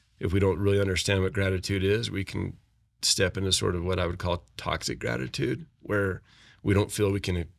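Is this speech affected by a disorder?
No.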